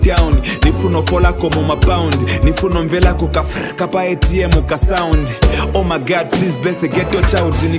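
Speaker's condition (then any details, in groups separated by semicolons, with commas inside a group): No condition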